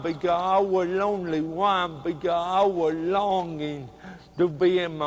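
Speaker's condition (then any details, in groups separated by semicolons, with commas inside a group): Cerebral palsy; speech hard to understand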